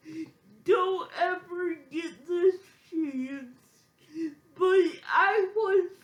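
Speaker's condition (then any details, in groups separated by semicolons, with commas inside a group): Physical speech impairment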